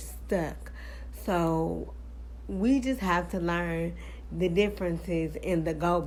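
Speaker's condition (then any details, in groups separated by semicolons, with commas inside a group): Cerebral palsy, spastic; now talking and breathing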